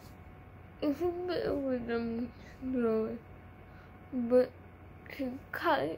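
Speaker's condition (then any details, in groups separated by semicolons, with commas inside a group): Cerebral palsy; from birth, delivery timing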